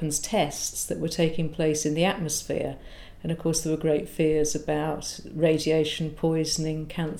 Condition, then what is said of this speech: No condition.